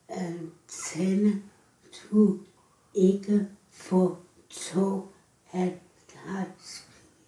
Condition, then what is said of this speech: Aphasia. Øh, og altså, en ting er, at de ikke har tid til det, men det er også ligesom om, at når du nu ikke kan tale, ja.